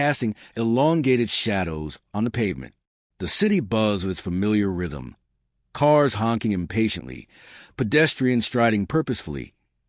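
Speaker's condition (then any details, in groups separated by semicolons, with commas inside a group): No condition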